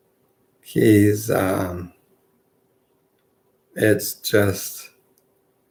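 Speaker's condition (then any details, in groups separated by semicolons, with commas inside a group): Multiple sclerosis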